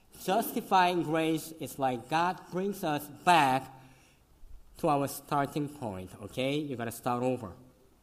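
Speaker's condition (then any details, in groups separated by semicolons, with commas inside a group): Cleft lip and palate, severe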